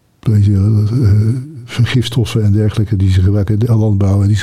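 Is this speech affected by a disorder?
Yes: Parkinson's disease; progressive, slowly worsening, one foot wobbly and less stable, odd gait; about two years since diagnosis, boxing classes for Parkinson's patients; lip tremor that can start suddenly, jaw spasm mostly when falling asleep.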